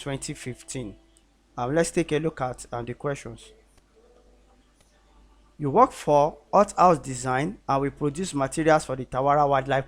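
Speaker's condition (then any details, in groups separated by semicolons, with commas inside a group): No condition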